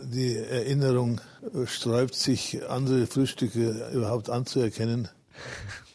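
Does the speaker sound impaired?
Yes: Parkinson's disease; public for about 11 years, almost no tremor, feels symptom-free when well adjusted; not trembling during interview, admitted to rehab bedridden two years ago, now walks with crutches.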